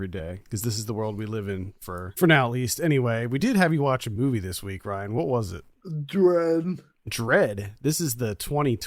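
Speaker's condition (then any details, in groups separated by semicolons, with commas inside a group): No condition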